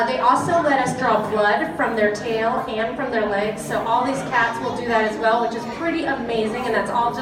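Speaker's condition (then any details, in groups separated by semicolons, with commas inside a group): No condition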